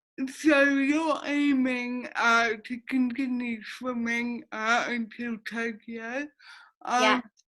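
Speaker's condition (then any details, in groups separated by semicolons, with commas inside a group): Cerebral palsy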